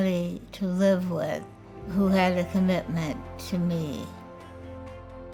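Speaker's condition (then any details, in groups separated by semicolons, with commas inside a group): Parkinson's disease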